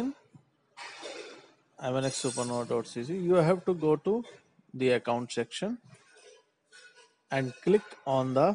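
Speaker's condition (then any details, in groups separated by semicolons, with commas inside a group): No condition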